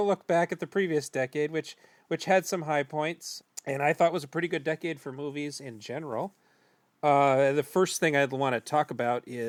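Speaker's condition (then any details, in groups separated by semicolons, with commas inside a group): No condition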